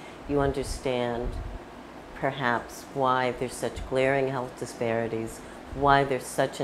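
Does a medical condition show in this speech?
No.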